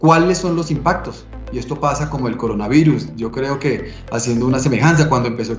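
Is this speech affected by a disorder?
No.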